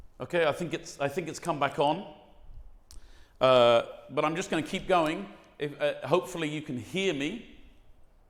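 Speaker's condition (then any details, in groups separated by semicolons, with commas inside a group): No condition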